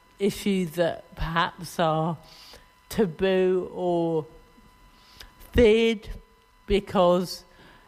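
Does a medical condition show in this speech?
Yes: cerebral palsy.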